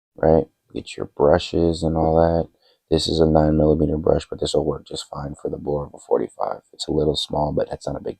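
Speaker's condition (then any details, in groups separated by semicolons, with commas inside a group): No condition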